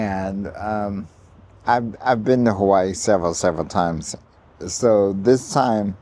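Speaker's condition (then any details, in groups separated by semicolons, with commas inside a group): ALS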